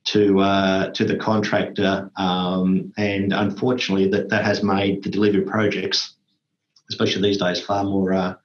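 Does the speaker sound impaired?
No.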